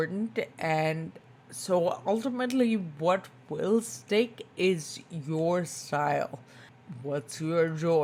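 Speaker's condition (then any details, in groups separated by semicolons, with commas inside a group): Spinocerebellar ataxia type 2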